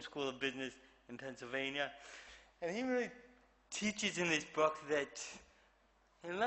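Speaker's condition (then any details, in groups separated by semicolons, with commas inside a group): Cerebral palsy; speech awkward, hard to begin speaking, deliberate speech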